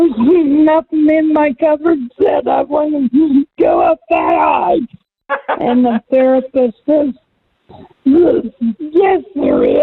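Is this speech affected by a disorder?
Yes: cerebral palsy.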